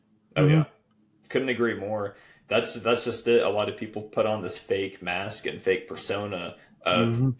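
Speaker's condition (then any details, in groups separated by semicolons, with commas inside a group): No condition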